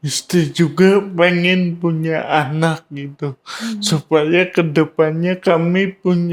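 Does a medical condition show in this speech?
Yes: cerebral palsy.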